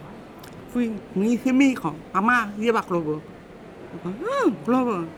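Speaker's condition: Deafness, acquired at age 3; speech from before onset kept by strict drilling, speaks like hearing person with aids

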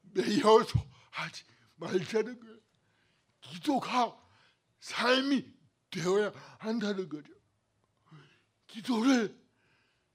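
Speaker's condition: Cerebral palsy; may need reoperation

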